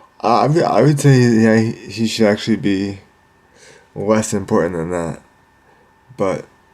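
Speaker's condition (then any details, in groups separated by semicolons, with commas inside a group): Cerebral palsy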